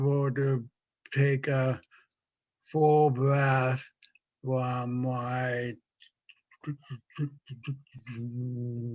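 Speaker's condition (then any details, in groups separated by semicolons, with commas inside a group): Stutter from brain injury; brain injury stutter, mild cerebral palsy, limp, walks unassisted; stutter worse overwhelmed, better comfortable, therapy gave fluent speech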